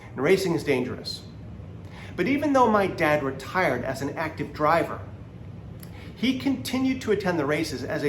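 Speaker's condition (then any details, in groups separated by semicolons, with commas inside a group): No condition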